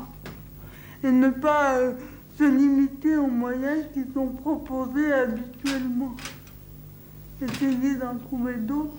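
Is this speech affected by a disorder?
Yes: cerebral palsy.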